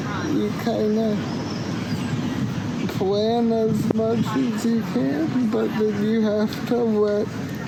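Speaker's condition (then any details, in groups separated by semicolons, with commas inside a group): Cerebral palsy; cannot walk unaided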